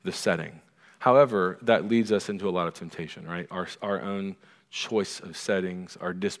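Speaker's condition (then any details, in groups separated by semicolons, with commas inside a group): No condition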